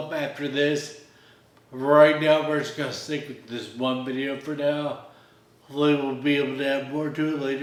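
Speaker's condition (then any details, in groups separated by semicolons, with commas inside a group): Friedreich's ataxia; inherited gene defect, quadriplegic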